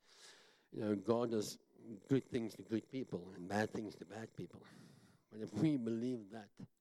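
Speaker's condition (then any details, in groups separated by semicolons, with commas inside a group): Cleft palate; talks funny, self-described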